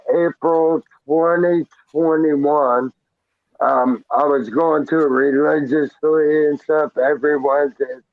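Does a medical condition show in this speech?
Yes: traumatic brain injury; hit by car as pedestrian.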